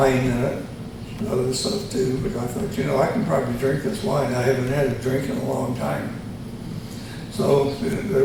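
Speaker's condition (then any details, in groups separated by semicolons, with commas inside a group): Tongue cancer surgery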